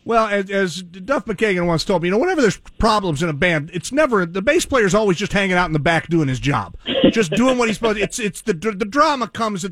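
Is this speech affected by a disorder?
No.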